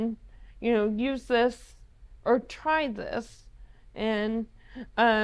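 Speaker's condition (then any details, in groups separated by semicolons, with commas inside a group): ALS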